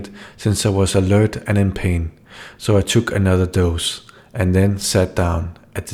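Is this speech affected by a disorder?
No.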